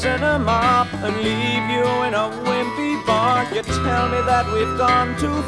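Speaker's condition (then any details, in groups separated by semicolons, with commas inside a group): No condition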